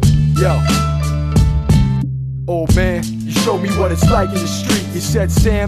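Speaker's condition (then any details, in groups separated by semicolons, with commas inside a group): No condition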